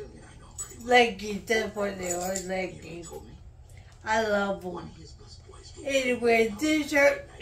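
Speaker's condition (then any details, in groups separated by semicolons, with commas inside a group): Traumatic brain injury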